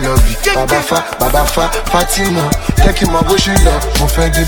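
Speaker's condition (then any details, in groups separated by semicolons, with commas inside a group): No condition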